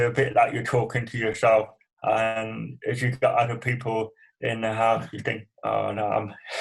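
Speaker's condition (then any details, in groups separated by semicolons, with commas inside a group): Cerebral palsy; from birth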